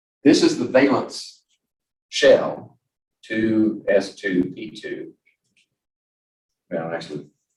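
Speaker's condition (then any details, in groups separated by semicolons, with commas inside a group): No condition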